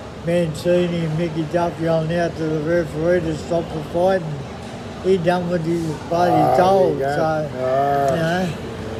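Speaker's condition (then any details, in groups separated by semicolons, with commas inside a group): MND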